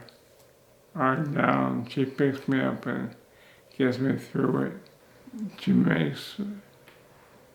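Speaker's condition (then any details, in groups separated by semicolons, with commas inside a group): Chronic progressive multiple sclerosis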